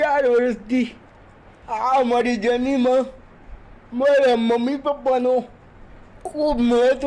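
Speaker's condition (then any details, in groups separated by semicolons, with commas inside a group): Cerebral palsy; cerebral palsy, hands nonfunctional; 80% physical disability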